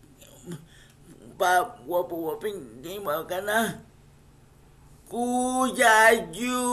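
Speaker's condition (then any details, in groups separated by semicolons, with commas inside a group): Cerebral palsy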